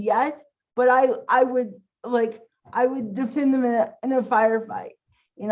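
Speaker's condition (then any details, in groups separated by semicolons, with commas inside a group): Cerebral palsy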